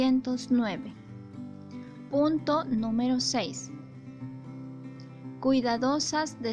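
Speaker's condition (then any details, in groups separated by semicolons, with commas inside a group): No condition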